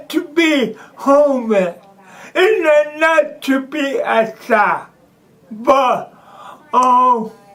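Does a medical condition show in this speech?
Yes: cerebral palsy.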